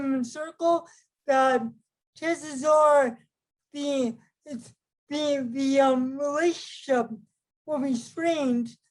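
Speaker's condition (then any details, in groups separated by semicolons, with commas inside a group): Cerebral palsy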